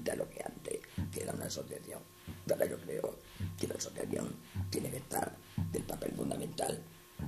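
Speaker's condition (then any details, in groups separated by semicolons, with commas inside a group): Total laryngectomy; laryngeal cancer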